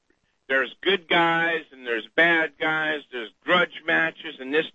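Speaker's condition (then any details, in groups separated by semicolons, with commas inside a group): No condition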